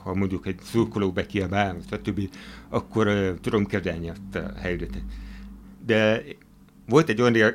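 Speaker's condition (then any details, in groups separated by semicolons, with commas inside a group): Hard of hearing; hearing aid use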